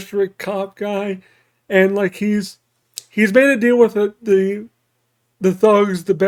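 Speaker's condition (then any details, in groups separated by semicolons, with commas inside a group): Cerebral palsy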